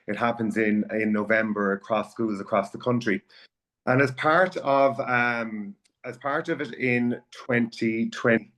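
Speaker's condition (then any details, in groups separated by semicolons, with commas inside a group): No condition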